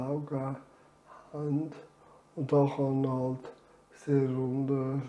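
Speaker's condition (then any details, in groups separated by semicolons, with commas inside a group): Amyotrophic lateral sclerosis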